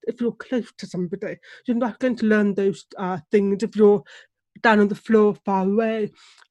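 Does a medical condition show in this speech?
Yes: deafness; relies on lip reading.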